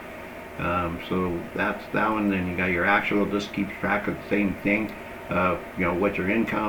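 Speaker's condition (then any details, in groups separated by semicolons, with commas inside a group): No condition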